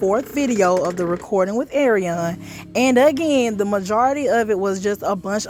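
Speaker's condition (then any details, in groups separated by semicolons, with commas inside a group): No condition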